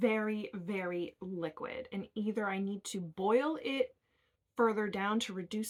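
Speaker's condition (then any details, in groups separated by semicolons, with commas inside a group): No condition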